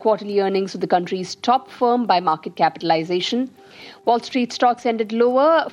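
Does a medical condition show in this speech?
No.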